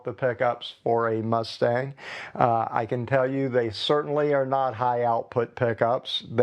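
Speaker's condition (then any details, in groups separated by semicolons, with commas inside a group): No condition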